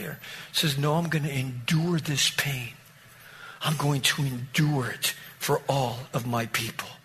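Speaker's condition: No condition

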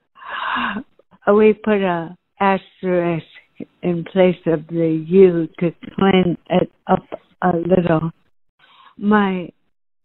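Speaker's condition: ALS, genetic; about 3 years since diagnosis, still dancing in advanced classes, getting harder

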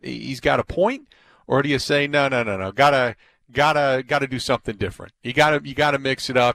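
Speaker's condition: No condition

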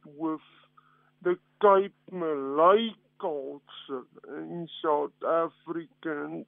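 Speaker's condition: Cerebral palsy; physical limitations requiring adjustments, types with single finger, reduced typing speed and accuracy; affects speed of communication

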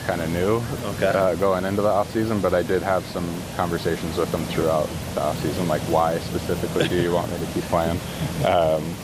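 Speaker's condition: No condition

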